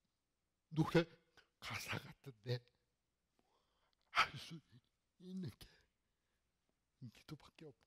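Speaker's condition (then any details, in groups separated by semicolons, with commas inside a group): Cerebral palsy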